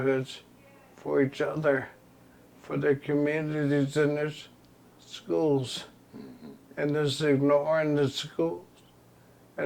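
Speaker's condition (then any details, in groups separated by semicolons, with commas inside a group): ALS; progressive terminal illness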